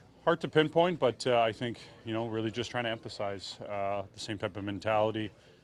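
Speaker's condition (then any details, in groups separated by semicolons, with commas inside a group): No condition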